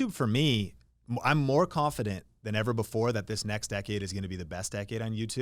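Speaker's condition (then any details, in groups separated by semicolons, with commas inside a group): No condition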